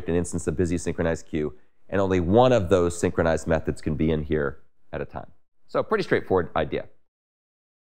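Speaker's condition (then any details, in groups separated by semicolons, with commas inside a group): No condition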